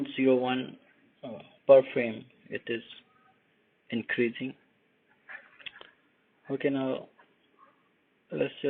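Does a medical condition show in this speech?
No.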